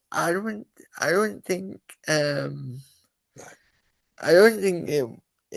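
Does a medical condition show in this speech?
Yes: cerebral palsy.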